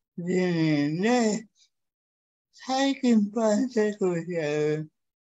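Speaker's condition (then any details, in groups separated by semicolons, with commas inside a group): Cerebral palsy; physical disability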